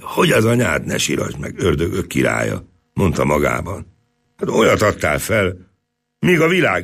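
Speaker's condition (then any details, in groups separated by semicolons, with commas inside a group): No condition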